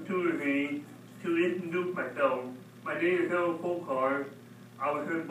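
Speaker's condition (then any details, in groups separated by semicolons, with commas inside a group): Mild cerebral palsy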